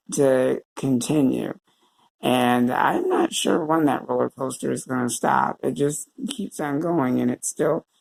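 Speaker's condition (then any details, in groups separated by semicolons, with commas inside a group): Cerebral palsy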